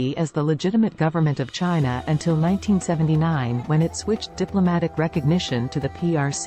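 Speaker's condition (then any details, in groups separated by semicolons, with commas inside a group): No condition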